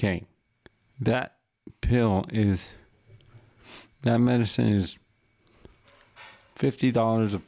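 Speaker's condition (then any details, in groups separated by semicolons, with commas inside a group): Cerebral palsy; wheelchair user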